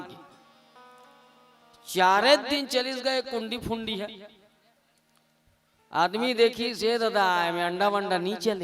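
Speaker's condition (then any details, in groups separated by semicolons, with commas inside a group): No condition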